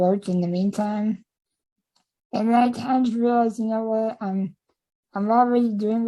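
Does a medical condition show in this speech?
Yes: spinal muscular atrophy type 2; type 2, limbs affected, contractures.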